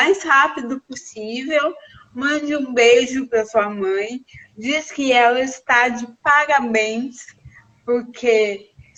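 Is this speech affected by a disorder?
Yes: cerebral palsy.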